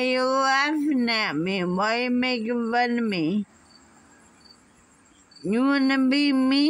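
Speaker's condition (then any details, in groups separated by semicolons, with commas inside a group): Muscular dystrophy; unable to walk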